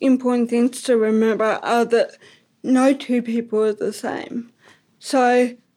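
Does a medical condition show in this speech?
Yes: ataxic cerebral palsy; diagnosed three.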